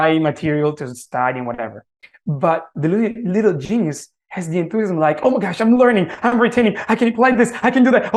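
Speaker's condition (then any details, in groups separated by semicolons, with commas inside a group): No condition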